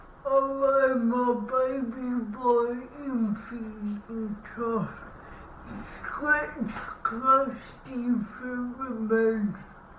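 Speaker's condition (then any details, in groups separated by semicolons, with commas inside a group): Cerebral palsy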